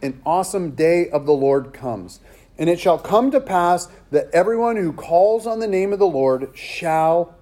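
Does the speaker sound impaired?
No.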